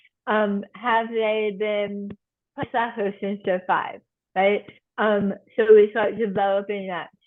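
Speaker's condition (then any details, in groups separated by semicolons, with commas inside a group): Tongue cancer surgery and reconstruction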